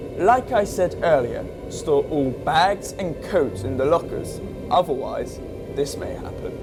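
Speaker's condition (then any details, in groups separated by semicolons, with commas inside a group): No condition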